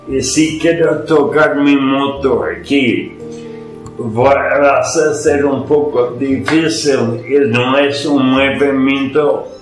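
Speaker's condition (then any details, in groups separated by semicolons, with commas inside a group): Ataxia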